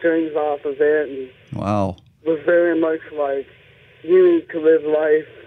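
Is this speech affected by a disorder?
Yes: cerebral palsy; present from birth, birth injury with cord around neck, left side affected, left hand basically paralyzed; speech impediment while growing up.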